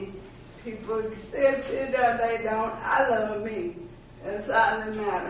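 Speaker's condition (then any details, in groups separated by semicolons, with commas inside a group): Cerebral palsy; condition affects how speaker talks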